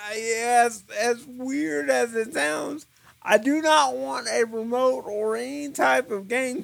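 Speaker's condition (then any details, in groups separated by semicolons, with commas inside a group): Cerebral palsy; trouble focusing eyes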